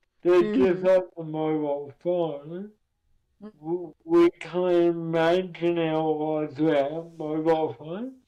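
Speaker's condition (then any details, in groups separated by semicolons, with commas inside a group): Cerebral palsy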